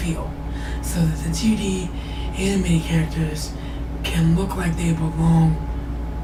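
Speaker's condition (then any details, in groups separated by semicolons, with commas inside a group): Cerebral palsy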